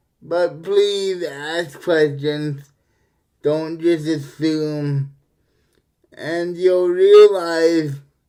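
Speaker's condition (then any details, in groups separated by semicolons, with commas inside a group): Cerebral palsy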